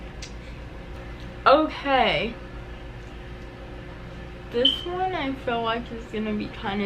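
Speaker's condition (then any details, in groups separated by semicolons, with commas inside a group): Cerebral palsy; much spasticity and tightness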